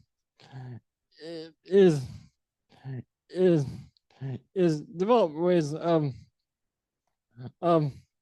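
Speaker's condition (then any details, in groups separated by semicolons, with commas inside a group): ALS; sporadic form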